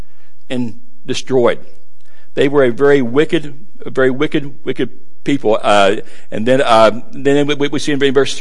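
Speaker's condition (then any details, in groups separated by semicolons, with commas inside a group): Stuttering; preaching a sermon, stutter not yet noticed by listeners; repeated sounds, repeated words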